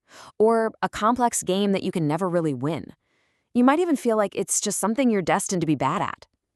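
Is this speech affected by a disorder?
No.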